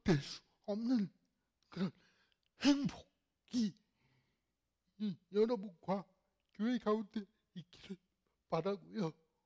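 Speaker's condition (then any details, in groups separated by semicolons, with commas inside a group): Cerebral palsy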